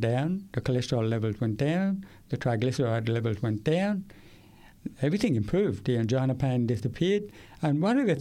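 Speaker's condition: Profound deafness, acquired at age 8; profound hearing loss for many years, struggles in difficult listening situations

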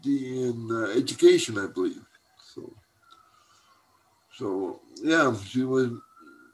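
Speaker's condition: Cerebral palsy; uses wheelchair

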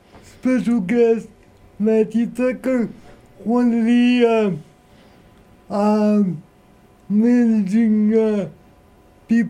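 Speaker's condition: Cerebral palsy

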